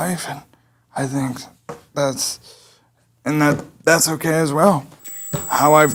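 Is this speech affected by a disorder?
Yes: cerebral palsy; able to speak.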